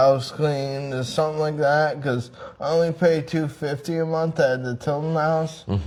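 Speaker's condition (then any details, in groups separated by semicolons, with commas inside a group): Traumatic brain injury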